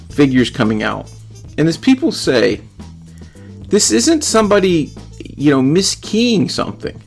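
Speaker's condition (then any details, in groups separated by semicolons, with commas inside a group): No condition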